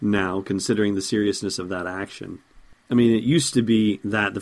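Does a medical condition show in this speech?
No.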